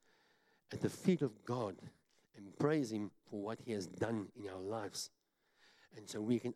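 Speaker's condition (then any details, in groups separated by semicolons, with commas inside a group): Cleft palate; upper jaw broken and pulled apart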